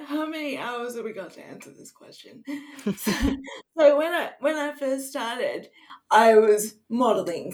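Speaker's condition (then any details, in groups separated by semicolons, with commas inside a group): Cerebral palsy; wheelchair user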